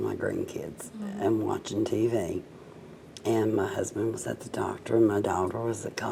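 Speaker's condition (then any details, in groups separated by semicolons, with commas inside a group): Cerebral palsy, mild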